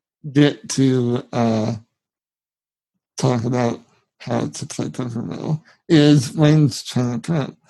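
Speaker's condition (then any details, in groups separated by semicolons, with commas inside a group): Spinal muscular atrophy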